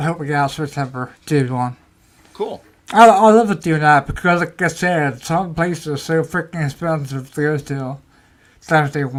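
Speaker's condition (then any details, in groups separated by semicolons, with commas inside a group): Ataxia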